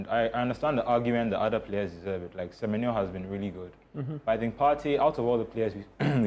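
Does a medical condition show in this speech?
No.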